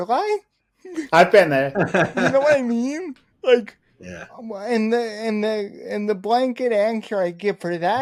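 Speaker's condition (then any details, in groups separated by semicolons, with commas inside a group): Cerebral palsy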